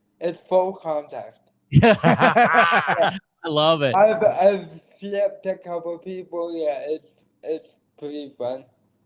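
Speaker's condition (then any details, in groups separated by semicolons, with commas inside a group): Cerebral palsy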